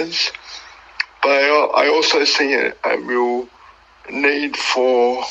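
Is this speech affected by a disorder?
Yes: cerebral palsy.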